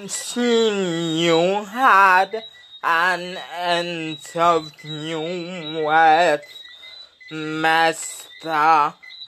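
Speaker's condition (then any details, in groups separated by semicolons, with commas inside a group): Speech impediment; would need therapy to go on camera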